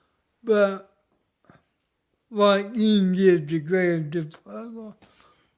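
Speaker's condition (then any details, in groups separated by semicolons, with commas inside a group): Cerebral palsy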